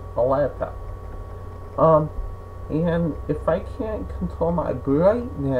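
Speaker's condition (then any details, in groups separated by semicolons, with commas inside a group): Cerebral palsy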